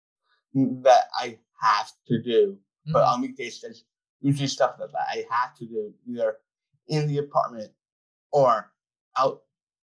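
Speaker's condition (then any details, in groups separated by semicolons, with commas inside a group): Down syndrome; described as very articulate in giving details, public speaker, gave TEDx talk, hosts own podcast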